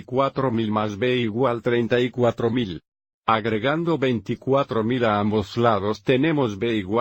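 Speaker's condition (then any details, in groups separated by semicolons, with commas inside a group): No condition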